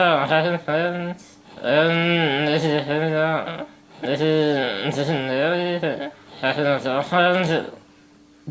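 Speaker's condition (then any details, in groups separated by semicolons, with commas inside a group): Spinal muscular atrophy type 1; type 1, unable to move body muscles; speech needs translating by companion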